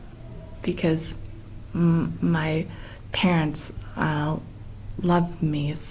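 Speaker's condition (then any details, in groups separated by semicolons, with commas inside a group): Aphasia; acquired after bike accident while exercising, onset three months after graduating, relearned thinking, speaking, getting up; struggles with language and word finding, had to relearn speaking, can sing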